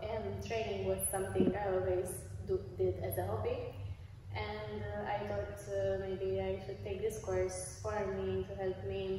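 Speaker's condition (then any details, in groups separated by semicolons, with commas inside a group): No condition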